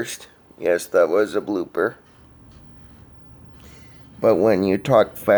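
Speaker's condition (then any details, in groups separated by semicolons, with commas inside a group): Cerebral palsy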